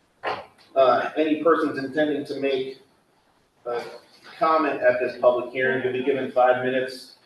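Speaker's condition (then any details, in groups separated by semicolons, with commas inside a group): No condition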